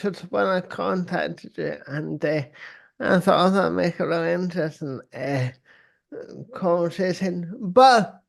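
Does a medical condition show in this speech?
Yes: cerebral palsy.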